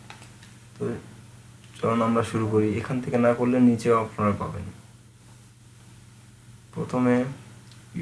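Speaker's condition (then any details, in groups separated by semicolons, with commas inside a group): No condition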